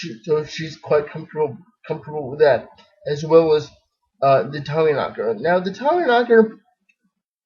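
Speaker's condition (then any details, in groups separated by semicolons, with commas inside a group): Cerebral palsy, spastic diplegia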